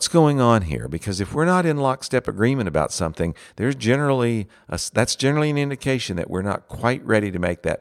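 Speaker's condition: No condition

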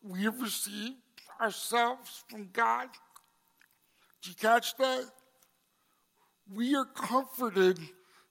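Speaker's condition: Cerebral palsy; congenital

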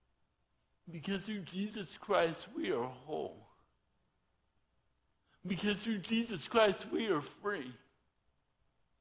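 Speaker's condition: Torsion dystonia; altered speech

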